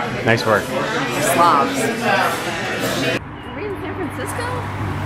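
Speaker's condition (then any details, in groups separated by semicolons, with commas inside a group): No condition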